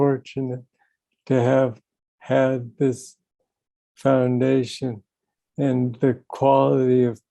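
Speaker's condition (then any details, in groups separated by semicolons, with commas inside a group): Young onset Parkinson's disease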